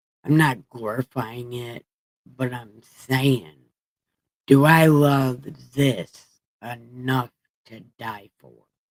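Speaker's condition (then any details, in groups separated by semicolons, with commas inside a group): Brain injury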